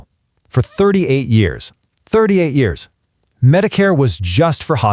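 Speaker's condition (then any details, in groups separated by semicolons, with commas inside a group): No condition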